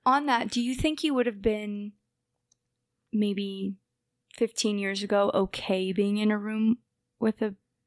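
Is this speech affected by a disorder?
No.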